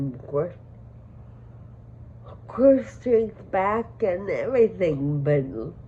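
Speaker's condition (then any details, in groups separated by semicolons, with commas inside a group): Friedreich ataxia, severe; breathing trouble from small lung capacity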